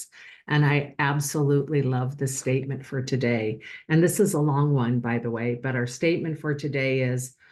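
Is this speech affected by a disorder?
No.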